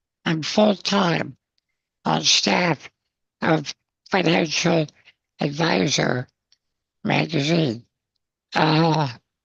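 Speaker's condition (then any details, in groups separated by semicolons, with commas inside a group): Spinal muscular atrophy, congenital; progressive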